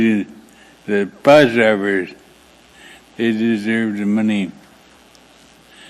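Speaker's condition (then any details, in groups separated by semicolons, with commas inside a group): Traumatic brain injury; car accident; after car accident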